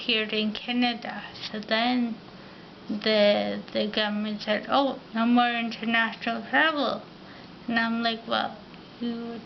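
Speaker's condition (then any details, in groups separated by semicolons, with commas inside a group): Ataxia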